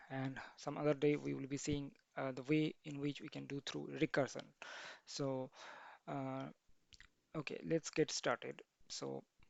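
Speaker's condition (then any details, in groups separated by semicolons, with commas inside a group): No condition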